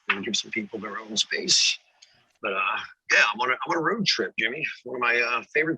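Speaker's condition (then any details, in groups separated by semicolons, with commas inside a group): No condition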